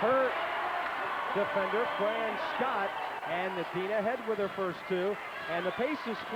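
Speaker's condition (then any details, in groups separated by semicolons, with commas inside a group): No condition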